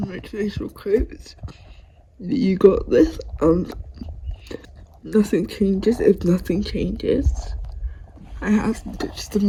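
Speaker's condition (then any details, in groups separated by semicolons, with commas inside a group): Cerebral palsy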